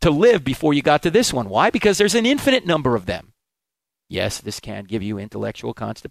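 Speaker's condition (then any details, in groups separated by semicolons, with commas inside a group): No condition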